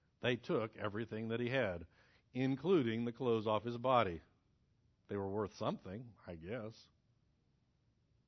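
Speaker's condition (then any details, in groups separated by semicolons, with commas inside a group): No condition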